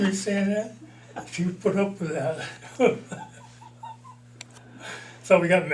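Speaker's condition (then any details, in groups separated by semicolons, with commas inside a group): Parkinson's disease, mild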